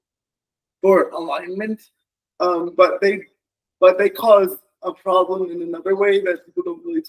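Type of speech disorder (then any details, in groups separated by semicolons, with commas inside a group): Dysarthria; cerebral palsy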